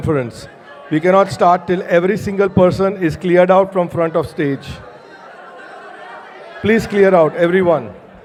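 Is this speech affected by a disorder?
No.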